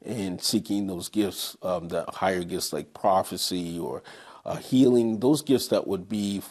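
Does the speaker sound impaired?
No.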